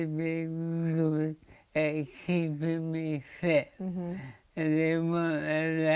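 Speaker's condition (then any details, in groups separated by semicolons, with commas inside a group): Motor neurone disease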